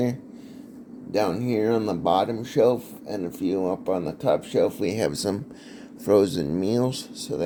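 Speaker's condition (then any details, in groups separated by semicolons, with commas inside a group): Cerebral palsy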